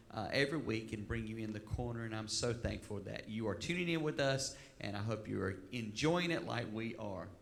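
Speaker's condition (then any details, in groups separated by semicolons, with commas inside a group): No condition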